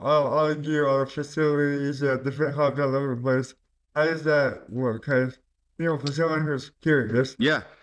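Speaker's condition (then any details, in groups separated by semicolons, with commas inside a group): Cerebral palsy; caused by stroke at birth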